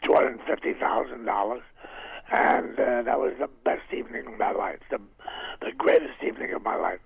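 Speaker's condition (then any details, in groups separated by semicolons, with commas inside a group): Throat cancer, vocal cord removed, partial laryngectomy, right vocal cord removed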